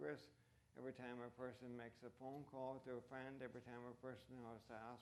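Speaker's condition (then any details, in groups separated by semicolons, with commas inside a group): ALS; voice impacted, reduced fluency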